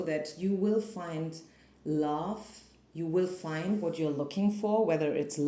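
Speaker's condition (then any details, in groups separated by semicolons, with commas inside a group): No condition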